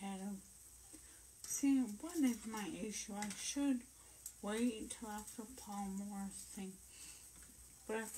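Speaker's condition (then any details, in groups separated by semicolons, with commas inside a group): Brain injury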